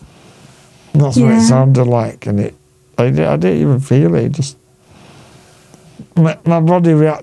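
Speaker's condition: Duchenne muscular dystrophy; past punctured lung on night ventilator

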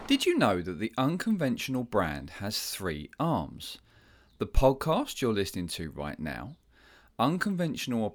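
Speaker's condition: No condition

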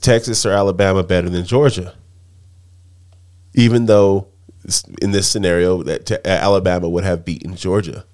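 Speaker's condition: No condition

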